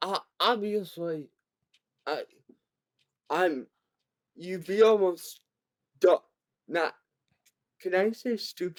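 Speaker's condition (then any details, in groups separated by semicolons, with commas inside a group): Cerebral palsy; present from birth, severe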